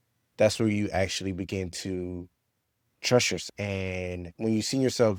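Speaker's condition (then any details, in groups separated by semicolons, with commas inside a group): No condition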